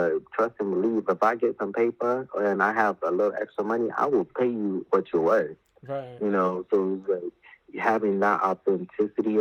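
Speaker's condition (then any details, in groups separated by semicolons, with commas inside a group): No condition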